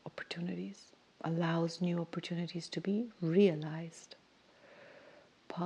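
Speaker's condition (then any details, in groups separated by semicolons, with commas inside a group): No condition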